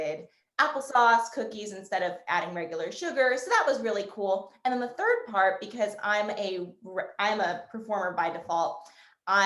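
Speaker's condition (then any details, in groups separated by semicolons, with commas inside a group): No condition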